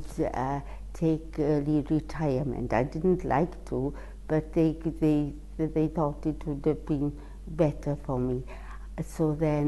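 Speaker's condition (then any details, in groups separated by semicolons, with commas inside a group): Cerebral palsy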